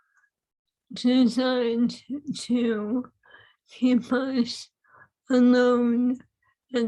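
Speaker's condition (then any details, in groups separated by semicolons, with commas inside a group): ALS; swallowing lost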